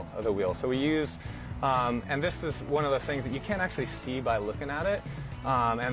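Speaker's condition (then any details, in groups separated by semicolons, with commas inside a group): No condition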